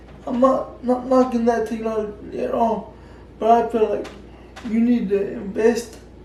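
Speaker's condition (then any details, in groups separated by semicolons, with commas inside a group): Cerebral palsy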